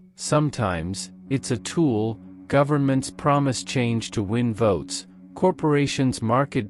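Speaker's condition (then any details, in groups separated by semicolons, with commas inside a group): No condition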